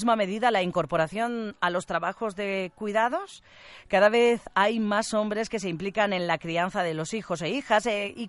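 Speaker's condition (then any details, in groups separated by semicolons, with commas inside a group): No condition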